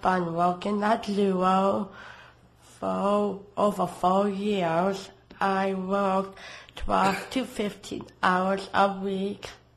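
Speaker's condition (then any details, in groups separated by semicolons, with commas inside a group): Down syndrome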